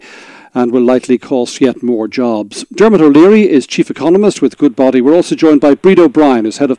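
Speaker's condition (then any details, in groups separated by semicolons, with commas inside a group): No condition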